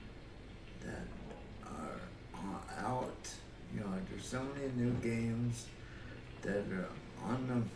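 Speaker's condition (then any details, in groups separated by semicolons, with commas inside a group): Cerebral palsy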